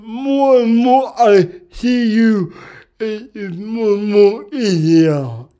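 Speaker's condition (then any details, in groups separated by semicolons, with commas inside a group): Cerebral palsy; speech can be hard sometimes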